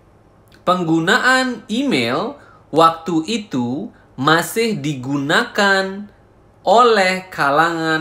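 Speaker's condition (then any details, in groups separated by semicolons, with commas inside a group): No condition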